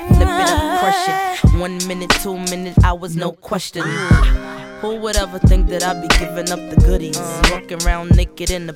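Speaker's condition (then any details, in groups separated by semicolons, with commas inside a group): No condition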